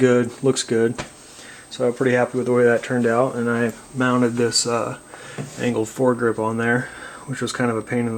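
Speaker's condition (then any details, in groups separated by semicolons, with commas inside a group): No condition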